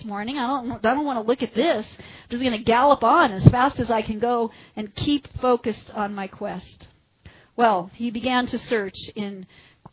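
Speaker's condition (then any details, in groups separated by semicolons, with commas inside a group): No condition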